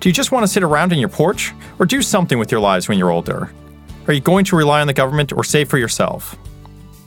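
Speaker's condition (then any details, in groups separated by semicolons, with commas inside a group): No condition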